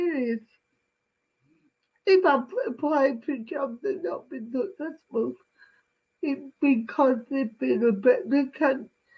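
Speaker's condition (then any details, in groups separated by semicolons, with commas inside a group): Cerebral palsy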